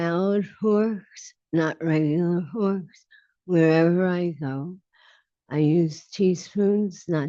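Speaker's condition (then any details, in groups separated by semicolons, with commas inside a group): Oral cancer surgery; adenoid cystic carcinoma, oral surgery, removable obturator; seven months post radiation and chemo, limited mouth opening; mouth opening shrank, careful drinking and speaking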